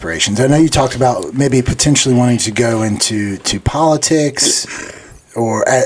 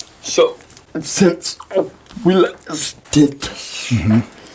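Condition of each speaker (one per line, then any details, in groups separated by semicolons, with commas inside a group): No condition
Cerebral palsy; communicates by typing and writing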